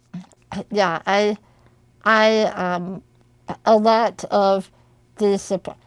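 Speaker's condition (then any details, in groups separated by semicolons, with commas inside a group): Spinal muscular atrophy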